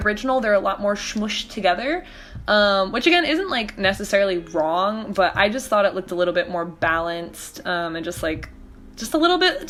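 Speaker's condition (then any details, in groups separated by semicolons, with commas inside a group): No condition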